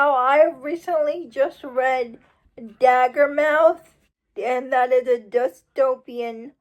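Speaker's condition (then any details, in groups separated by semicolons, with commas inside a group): Cerebral palsy; uses wheelchair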